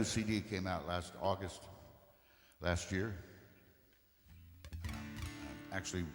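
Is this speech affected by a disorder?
No.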